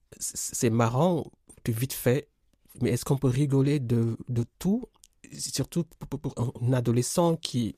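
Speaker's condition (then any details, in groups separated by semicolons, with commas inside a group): Stuttering; since childhood, stuttering family, untreated in Senegal, therapy in France stopped after months, later 5-6 years; stuttering still present, accepted and assumed; repeated sounds, repeated words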